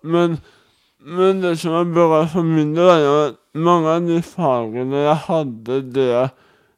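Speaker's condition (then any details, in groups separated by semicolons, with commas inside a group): Cerebral palsy; wheelchair user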